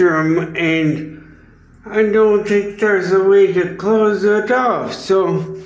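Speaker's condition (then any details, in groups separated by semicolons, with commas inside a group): Traumatic brain injury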